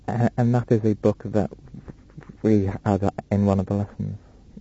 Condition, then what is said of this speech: Stuttering. But if I've got a small room like this and a tape recorder behind me, it might be a little bit worse.